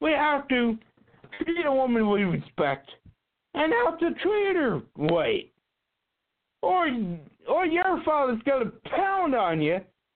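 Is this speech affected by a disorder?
Yes: cerebral palsy; visible to casting agents.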